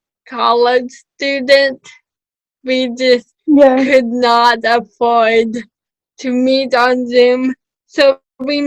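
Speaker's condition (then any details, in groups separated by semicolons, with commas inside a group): Cerebral palsy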